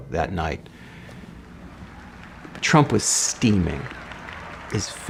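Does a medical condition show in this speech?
No.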